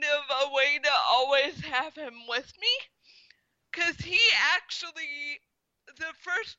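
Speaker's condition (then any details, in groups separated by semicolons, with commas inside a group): Spastic quadriplegic cerebral palsy; believed caused by stroke shortly after birth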